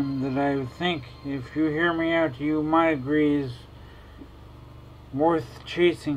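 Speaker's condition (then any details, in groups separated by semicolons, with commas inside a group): Traumatic brain injury; right-side head impact, left side spastic and uncoordinated, right milder; had speech therapy, speech hard to improve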